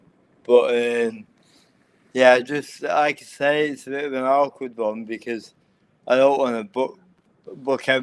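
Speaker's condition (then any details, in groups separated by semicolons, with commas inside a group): Cerebral palsy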